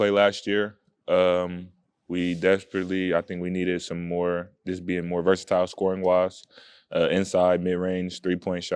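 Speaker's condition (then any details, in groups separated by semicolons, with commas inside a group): No condition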